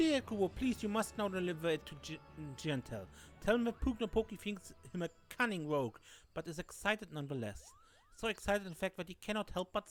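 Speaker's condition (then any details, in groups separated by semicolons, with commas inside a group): No condition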